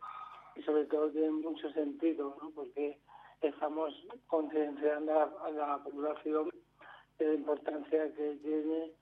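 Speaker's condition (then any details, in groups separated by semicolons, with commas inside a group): Amyotrophic lateral sclerosis; amyotrophic lateral sclerosis diagnosed about 2 years ago, progressive, neurodegenerative, no treatment, took part in trial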